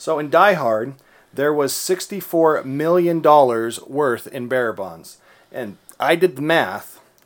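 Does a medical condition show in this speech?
No.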